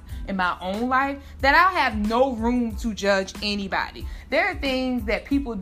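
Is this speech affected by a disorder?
No.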